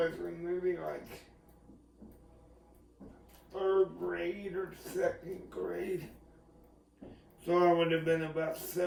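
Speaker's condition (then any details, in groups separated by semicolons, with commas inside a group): Cerebral palsy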